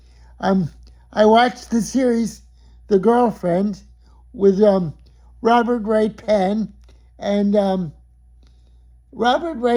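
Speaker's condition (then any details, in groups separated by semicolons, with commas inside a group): Cerebral palsy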